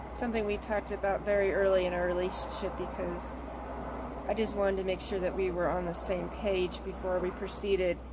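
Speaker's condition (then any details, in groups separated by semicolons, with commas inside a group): No condition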